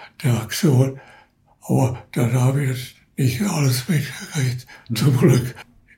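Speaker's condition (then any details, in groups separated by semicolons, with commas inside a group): Parkinson's disease; arm dislocated in car accident with ongoing pain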